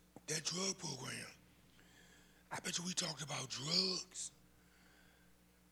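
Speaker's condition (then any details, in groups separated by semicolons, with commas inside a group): Throat cancer; audible throat issues, noticeable to listeners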